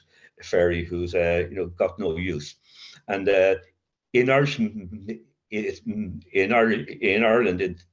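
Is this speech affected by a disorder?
Yes: covert stutter; severe childhood stutter, linked to adverse childhood experience, child guidance clinic, worse with teacher's punishment, covert since sobriety; still gets occasional blocks, uses voice as main working tool; stutters in mind more than aloud, avoids feared words, voice never feels own; here repeated sounds, prolonged sounds.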